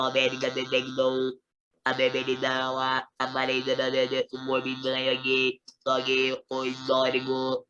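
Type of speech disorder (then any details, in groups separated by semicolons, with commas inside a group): Electrolarynx speech; laryngectomy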